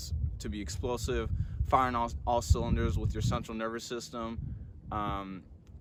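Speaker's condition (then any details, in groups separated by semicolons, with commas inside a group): No condition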